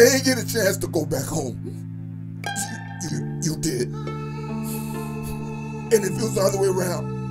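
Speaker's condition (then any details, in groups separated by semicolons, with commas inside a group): No condition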